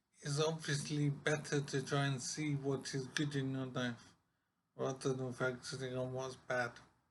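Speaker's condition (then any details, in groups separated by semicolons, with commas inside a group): Brain injury; some physical damage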